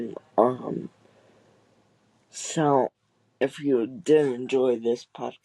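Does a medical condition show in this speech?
Yes: cerebral palsy; wheelchair user.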